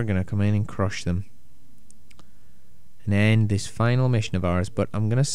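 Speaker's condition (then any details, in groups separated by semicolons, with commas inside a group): No condition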